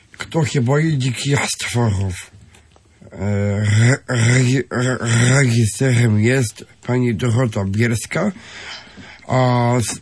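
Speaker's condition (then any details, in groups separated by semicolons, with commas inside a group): Down syndrome; genetic, trisomy 21, extra chromosome 21, from birth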